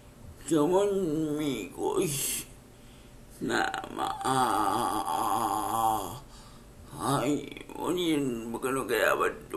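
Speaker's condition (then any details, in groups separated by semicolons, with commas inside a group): Cerebral palsy; speech affected by condition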